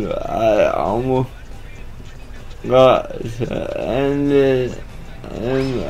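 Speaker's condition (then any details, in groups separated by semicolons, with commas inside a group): Cerebral palsy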